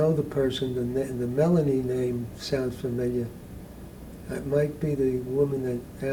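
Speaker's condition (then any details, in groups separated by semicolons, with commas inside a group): Parkinson's disease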